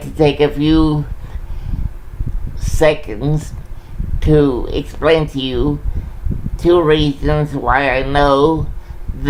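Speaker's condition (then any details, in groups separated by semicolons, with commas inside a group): Cerebral palsy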